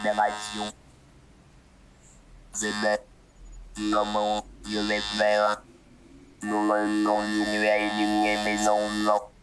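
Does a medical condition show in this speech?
Yes: total pharyngolaryngectomy; first cancer 3 years ago, chemoradiotherapy, tracheal stenosis, second cancer, partial oesophagectomy, neck dissection; speaks with laryngophone electrolarynx, speech therapy since january for oro-oesophageal voice, phonatory prosthesis asked about; no natural voice, cannot shout or laugh, phone understood only by family, caregivers, lost in noise.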